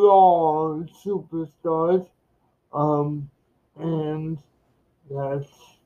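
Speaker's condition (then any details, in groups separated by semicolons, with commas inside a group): Cerebral palsy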